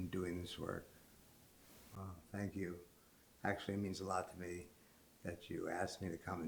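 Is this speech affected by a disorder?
Yes: ALS; about a year since diagnosis.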